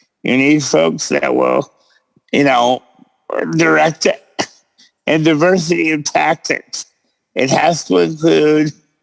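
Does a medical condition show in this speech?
Yes: cerebral palsy; present since birth.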